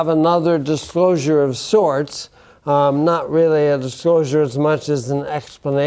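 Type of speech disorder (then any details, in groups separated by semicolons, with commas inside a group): Bulbar dysarthria; bulbar onset ALS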